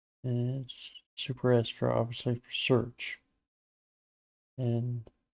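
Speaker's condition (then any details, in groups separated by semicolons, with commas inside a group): Parkinson's disease; deep brain stimulation implant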